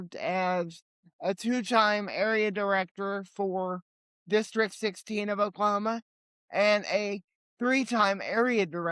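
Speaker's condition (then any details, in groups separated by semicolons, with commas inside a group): Cerebral palsy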